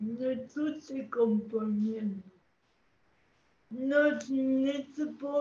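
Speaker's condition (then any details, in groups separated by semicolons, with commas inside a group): Cerebral palsy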